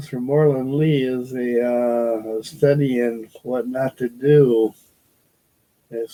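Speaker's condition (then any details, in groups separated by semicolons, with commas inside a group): Parkinson's disease; loses train of thought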